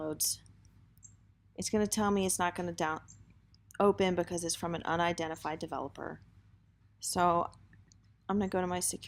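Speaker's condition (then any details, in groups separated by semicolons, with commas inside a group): No condition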